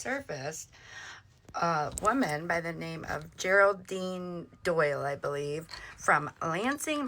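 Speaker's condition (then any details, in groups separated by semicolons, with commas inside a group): No condition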